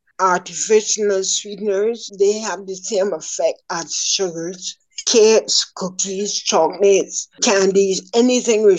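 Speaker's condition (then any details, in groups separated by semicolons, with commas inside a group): Ataxia; slowly progressive degenerative ataxia, mother affected, ENT Dr. Clark noted imbalance, referred to Dr. Ben Stabler; first sign slurred speech episode lasting 8-10 minutes, unnoticed by self, mistaken for drinking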